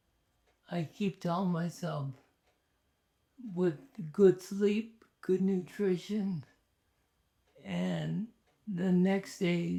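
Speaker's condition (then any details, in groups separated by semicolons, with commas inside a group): ALS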